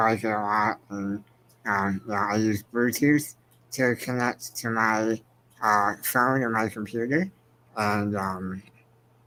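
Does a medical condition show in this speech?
Yes: spinal muscular atrophy.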